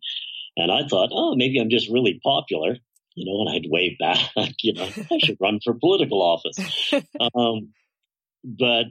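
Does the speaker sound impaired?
Yes: bilateral cleft lip and palate, severe; congenital bilateral cleft lip and palate, most serious case in British Columbia at birth, facial disfigurement; describes self as facially disfigured and vocally distorted; voice very distorted in childhood, hardly understandable, huge palate cleft, singing helped develop voice.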